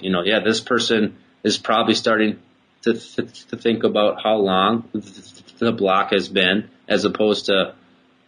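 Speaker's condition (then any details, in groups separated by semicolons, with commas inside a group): Stuttering; little daily speaking practice; frequent short stutters rather than long blocks, no speaking strategies ever worked on; worse explaining technical things, less with familiar listeners and regular talking; repeated words, prolonged sounds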